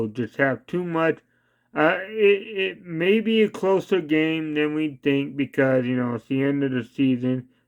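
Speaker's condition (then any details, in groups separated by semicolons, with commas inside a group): Cerebral palsy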